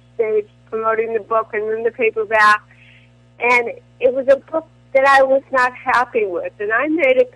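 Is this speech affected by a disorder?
Yes: cerebral palsy; visible disability, spinal cord surgery C1 to C7, titanium neck.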